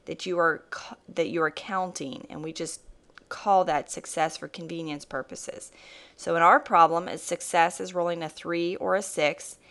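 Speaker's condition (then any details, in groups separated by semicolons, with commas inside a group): No condition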